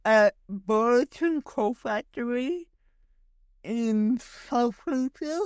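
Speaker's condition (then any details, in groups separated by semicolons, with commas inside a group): Cerebral palsy; stutters heavily when talking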